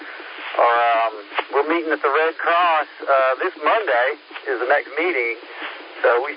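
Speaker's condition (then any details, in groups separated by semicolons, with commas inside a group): No condition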